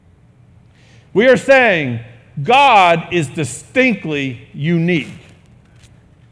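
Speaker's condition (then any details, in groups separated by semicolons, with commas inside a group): No condition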